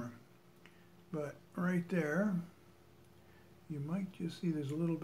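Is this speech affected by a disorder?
No.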